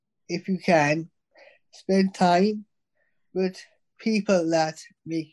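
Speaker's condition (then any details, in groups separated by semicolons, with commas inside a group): Down syndrome; congenital, trisomy 21, extra copy of chromosome 21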